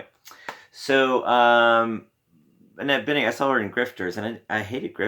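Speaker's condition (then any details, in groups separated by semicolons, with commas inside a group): No condition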